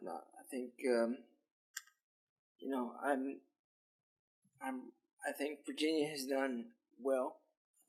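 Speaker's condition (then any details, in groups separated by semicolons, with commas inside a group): Cerebral palsy; lifelong physical disability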